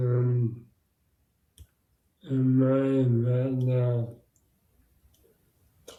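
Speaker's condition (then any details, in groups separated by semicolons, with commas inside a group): Bulbar and upper limb MND; bulbar and upper limb onset, thyroid removed before diagnosis; over 1.5 years since diagnosis, cannot walk, hands useless, no feeding tube; voice gone, swallowing affected, respiratory function good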